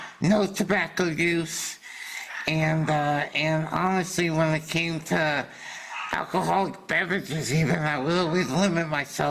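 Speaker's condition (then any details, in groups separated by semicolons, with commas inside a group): Salivary duct carcinoma surgery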